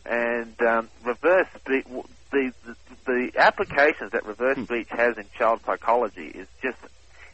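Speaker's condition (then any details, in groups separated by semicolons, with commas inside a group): Stutter; natural stutter, speech impediment; intermittent stutter, whole system shuts down when it clicks in, brain locks trying to get words out; repeated sounds, prolonged sounds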